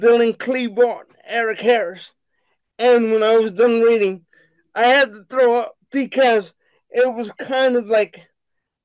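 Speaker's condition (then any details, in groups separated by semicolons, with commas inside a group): Cerebral palsy; wheelchair bound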